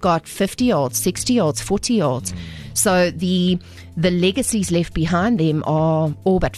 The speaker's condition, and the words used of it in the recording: No condition.